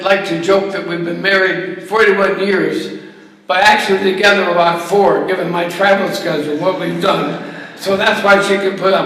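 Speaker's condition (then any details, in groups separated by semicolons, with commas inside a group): ALS; voice weakened by disease, little voice left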